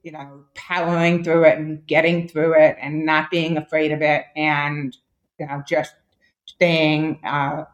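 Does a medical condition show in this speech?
Yes: deafness; permanently deaf without implants, two cochlear implants after esteem implant battery died after ten years.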